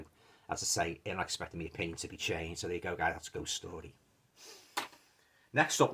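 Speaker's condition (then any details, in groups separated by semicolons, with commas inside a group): No condition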